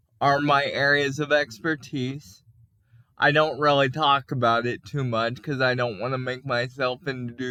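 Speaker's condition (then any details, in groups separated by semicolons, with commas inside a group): Cerebral palsy; onset at 5 months after breathing stopped, cannot walk; 38 years old, needs help with physical tasks; can speak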